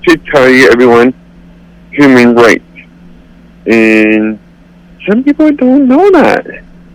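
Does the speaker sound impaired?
Yes: cerebral palsy; declined voice surgery due to risk of losing speech.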